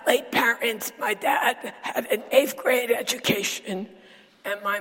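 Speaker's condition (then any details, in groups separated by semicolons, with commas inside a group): Dysphonia; still preaches with this voice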